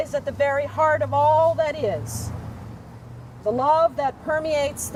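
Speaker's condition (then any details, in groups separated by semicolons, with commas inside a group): No condition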